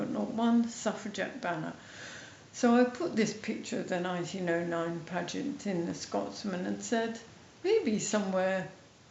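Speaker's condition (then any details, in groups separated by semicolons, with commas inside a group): MND, mild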